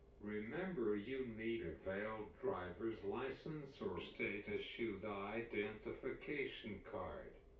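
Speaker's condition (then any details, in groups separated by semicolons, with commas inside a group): Cerebral palsy; uses wheelchair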